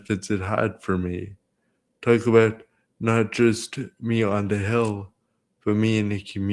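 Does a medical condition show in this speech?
Yes: cerebral palsy; present from birth.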